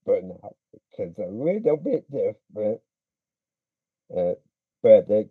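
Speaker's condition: Speech impediment

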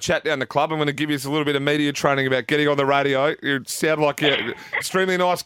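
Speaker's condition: No condition

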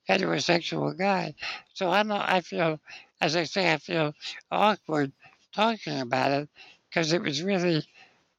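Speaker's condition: Spinal muscular atrophy; lifelong wheelchair use

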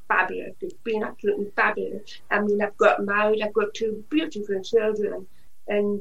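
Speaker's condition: Usher syndrome (deafblindness), profoundly deaf since birth; genetic, progressive, profoundly deaf from birth, tunnel vision noticed at age 9, cochlear implants after 30 years; 5% vision in both eyes, uses cane, hears via cochlear implants, sometimes removes them

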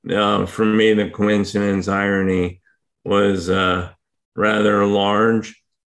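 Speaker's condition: ALS; hard to speak for long periods right now

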